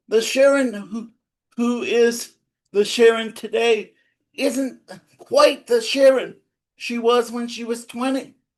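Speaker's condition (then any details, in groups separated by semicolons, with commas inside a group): Cerebral palsy; spastic type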